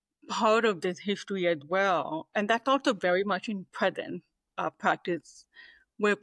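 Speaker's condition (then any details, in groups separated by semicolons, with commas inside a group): Deafness, 98% hearing loss; communicates primarily through oral speech, knows little sign language, removes hearing aids after noisy days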